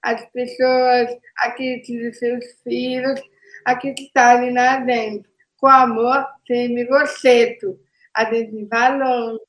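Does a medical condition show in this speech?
Yes: Down syndrome; co-occurring autism; 21 years old, mother Noemi Rebelo assists as second voice in interview; slight diction difficulty, some difficulty speaking, cognitive difficulty, needs simple direct words, speaking not easy.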